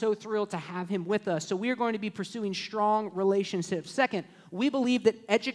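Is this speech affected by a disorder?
No.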